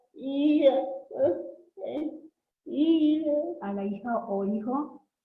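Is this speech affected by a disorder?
Yes: cerebral palsy; since birth.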